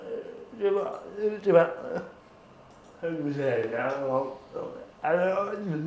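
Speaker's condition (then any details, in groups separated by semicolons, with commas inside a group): Cerebral palsy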